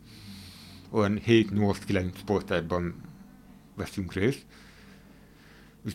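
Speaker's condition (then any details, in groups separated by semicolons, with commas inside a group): Hard of hearing; hearing aid use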